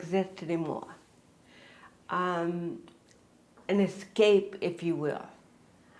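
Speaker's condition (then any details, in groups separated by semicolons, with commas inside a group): Cerebral palsy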